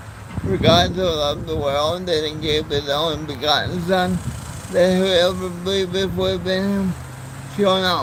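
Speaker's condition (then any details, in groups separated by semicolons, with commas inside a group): Cerebral palsy; present from birth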